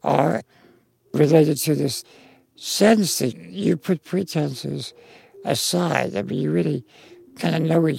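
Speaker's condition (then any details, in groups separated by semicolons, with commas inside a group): Spinal muscular atrophy; congenital genetic neuromuscular, quadriplegic, never walked or stood, wheelchair, near-fatal gastrointestinal surgery complications decade ago; progressive, incurable, age 56, full sensation, no muscles, needs help, writes with voice recognition program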